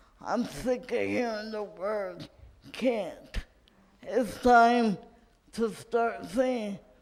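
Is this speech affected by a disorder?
Yes: cerebral palsy; from birth, uses wheelchair.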